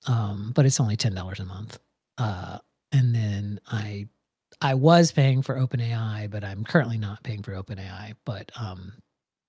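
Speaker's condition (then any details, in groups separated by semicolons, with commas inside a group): No condition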